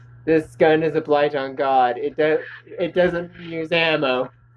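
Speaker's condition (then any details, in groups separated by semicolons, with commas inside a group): No condition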